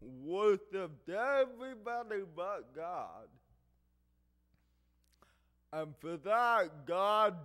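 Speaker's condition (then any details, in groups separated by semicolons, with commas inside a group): Cerebral palsy; speech affected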